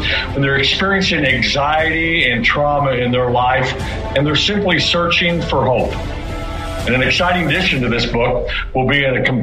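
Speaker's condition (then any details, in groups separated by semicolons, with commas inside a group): No condition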